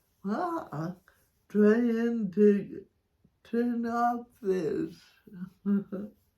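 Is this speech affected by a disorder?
Yes: cerebral palsy.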